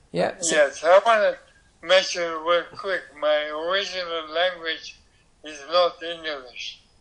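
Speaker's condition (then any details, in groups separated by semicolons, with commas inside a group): ALS, bulbar onset; diagnosed seven months ago; bulbar, mainly mouth and vocal cords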